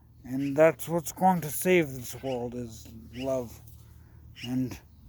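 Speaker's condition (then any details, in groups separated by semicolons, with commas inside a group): Traumatic brain injury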